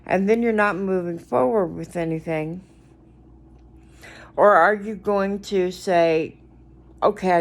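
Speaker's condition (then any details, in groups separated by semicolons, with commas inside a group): Cerebral palsy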